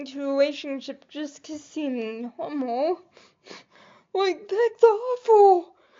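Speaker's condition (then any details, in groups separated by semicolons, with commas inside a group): Cerebral palsy; quadriplegic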